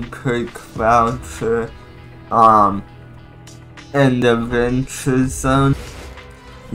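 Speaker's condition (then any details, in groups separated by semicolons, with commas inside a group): Cerebral palsy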